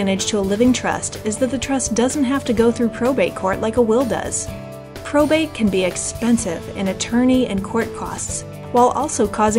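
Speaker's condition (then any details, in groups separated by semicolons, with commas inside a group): No condition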